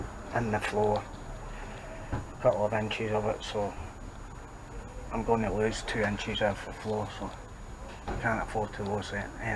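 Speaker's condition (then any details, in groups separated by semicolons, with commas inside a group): No condition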